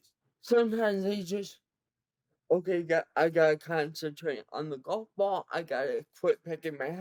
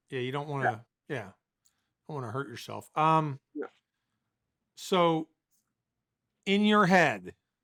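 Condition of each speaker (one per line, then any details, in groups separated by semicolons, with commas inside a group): Cerebral palsy; present from birth, severe; about 22 years since birth
No condition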